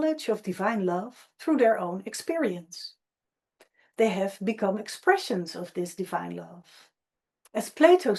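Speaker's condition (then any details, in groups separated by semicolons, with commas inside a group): No condition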